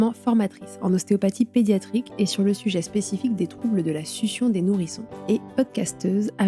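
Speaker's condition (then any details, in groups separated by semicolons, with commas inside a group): No condition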